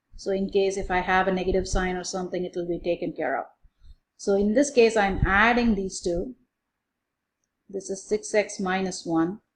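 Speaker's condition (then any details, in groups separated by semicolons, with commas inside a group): No condition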